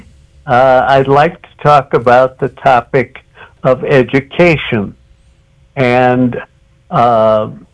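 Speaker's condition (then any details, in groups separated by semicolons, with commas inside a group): Cerebral palsy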